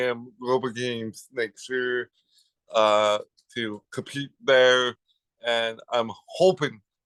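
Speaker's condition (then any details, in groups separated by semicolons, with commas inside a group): Cerebral palsy; from birth, premature, lack of oxygen, infant stroke, past surgeries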